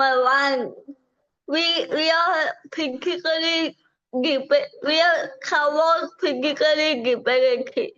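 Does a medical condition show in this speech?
Yes: cerebral palsy; from birth.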